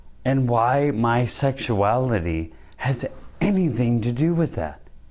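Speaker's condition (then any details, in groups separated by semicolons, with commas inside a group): ALS; diagnosed a year ago; speech affected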